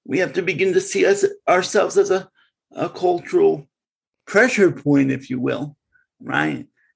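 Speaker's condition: Cerebral palsy; congenital cerebral palsy, since birth, born in Bridgeport

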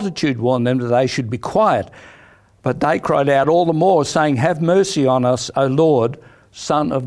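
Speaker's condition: No condition

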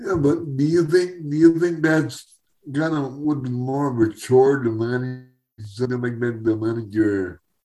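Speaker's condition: Cerebral palsy; since birth, uses wheelchair for mobility, startle jumping with loud noises and sudden voice changes

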